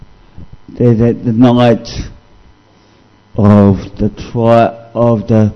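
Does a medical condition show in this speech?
Yes: cerebral palsy; cerebral palsy from being dropped in infancy while passed between relatives.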